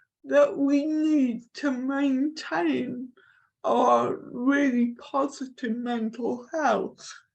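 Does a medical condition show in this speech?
Yes: cerebral palsy.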